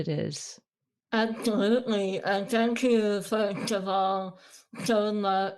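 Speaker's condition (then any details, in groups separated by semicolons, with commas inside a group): Moebius syndrome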